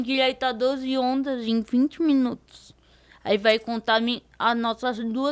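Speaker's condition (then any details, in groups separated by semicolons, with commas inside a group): Cerebral palsy; diparetic form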